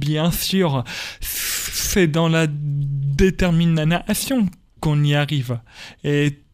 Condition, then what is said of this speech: Stuttering. Mais toute la difficulté, ça va être de pouvoir jouer des héros normaux avec cet accent qui est le bégaiement.